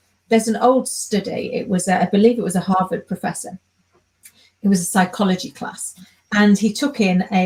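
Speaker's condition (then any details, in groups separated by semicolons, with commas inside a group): No condition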